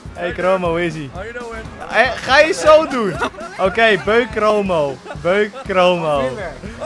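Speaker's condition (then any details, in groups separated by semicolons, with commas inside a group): No condition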